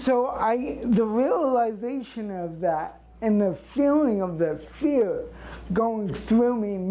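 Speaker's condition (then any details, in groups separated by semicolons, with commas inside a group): Cerebral palsy; since birth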